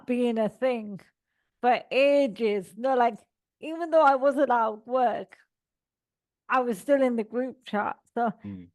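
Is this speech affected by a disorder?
Yes: cerebral palsy; all four limbs.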